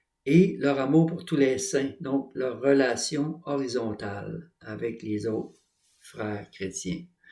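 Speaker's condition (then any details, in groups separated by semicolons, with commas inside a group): No condition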